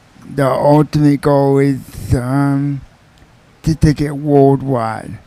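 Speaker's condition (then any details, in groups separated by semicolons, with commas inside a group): Quadriplegic cerebral palsy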